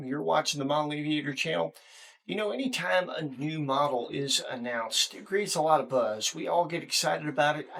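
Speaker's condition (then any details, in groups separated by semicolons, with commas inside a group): No condition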